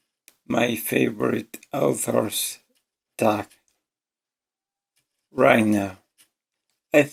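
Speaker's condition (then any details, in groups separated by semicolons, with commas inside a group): ALS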